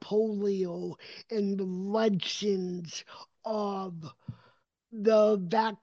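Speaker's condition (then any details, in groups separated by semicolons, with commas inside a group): Cerebral palsy; developmental, onset before three, non-progressive, motor impairment, speech impediment only visible sign, extensive speech therapy; speaker unsure whether condition is audible in speech, calls it accent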